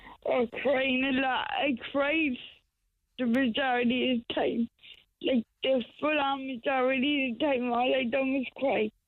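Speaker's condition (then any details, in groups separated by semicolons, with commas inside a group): Cerebral palsy; wheelchair user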